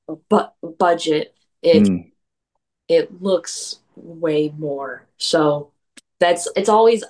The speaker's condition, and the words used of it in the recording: Stuttering. I also, fun fact, I have a speech impediment as well.